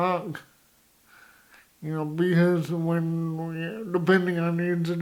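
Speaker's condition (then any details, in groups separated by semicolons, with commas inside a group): Cerebral palsy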